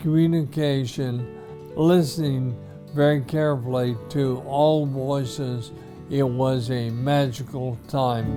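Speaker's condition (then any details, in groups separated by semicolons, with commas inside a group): ALS; few months since diagnosis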